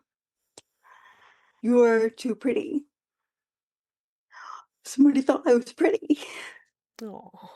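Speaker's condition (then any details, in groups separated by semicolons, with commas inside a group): Quadriplegic cerebral palsy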